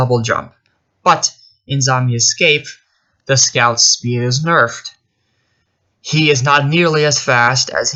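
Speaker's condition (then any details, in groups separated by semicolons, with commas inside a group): No condition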